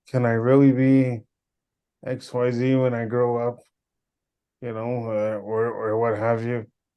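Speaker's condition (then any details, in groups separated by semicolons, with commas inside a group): Cerebral palsy; power wheelchair since childhood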